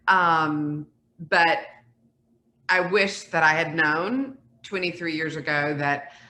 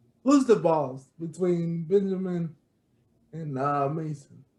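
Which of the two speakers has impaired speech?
The second: cerebral palsy; brain damage, diagnosed in infancy, spastic.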